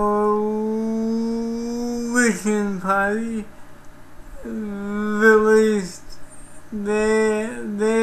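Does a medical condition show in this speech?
Yes: cerebral palsy.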